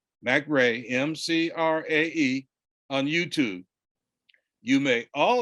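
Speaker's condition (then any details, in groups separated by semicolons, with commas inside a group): No condition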